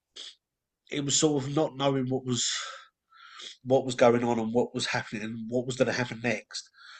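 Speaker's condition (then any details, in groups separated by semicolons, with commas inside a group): No condition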